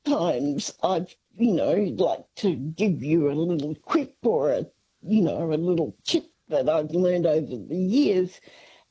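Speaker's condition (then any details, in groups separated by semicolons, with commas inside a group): Parkinson's disease; hands work slower than brain, walks with wheelie walker; brain sometimes steals words, word-finding difficulty, mixes up names, voice sometimes does not hold up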